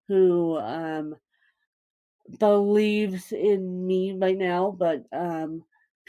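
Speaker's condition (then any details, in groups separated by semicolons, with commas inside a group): Cerebral palsy, mixed, moderate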